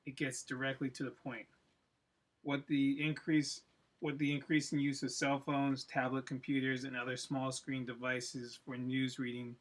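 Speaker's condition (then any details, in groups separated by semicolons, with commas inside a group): No condition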